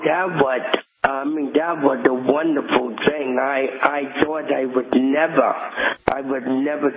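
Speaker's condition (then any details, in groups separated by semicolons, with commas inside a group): Cerebral palsy; predicted never to walk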